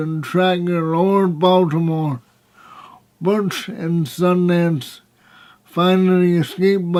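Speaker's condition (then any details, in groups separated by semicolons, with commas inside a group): Cerebral palsy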